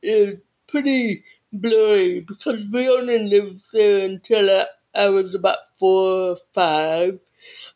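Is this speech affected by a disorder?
Yes: cerebral palsy.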